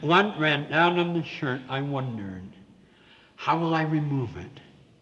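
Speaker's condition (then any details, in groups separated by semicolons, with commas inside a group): Severe cleft palate with lisp; congenital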